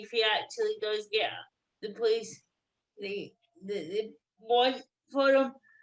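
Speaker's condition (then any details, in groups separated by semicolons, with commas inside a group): Cerebral palsy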